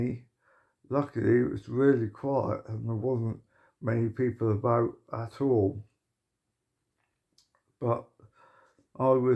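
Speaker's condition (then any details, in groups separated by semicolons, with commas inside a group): Motor neuron disease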